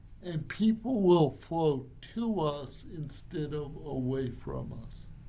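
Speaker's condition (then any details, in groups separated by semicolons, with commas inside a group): Cerebral palsy; from birth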